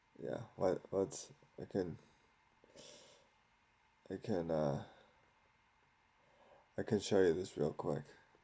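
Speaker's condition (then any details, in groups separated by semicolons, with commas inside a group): Cerebral palsy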